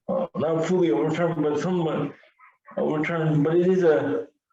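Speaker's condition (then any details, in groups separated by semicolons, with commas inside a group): Cerebral palsy, severe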